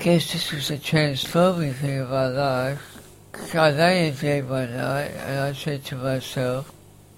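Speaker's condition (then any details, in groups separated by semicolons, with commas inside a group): Facioscapulohumeral muscular dystrophy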